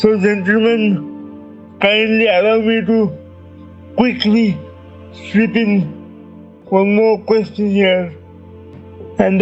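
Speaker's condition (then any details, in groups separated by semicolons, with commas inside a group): Cerebral palsy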